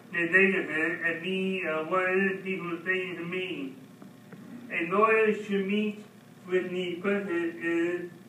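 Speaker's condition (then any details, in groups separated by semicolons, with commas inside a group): Mild cerebral palsy; mild form, hearing impairment; hearing impairment makes clear speech hard, speaks slowly to be understood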